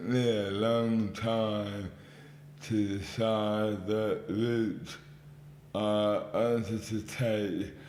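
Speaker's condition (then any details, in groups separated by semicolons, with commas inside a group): Dystonia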